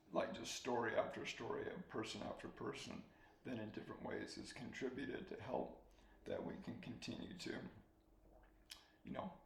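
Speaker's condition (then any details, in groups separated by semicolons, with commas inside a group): ALS; soft spoken, swallowing getting harder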